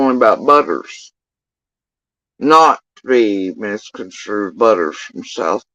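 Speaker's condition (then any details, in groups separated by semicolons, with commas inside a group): Facial paralysis after surgery; tongue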